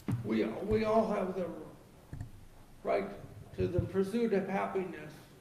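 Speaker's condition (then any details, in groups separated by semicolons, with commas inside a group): Cerebral palsy; lifelong; age 58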